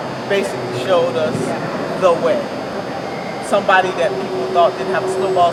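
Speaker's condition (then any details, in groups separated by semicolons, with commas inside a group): No condition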